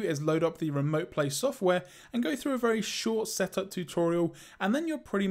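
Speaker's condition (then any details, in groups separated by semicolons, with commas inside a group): No condition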